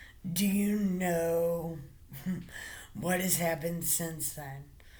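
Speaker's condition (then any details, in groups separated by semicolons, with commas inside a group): Brain injury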